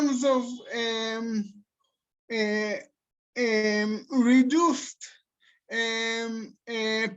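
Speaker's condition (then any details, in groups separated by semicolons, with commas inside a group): Cerebral palsy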